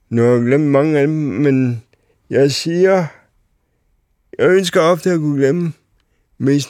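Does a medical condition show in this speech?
Yes: cerebral palsy; uses wheelchair, six wheels.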